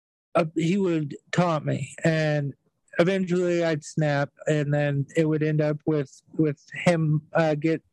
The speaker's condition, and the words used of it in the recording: Stuttering. And, God, I don't remember the exact comment, but it was making fun of my stutter.